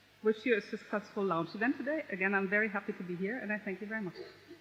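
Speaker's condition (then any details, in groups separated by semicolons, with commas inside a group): No condition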